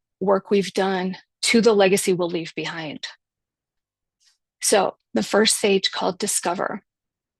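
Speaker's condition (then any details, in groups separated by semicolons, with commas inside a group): No condition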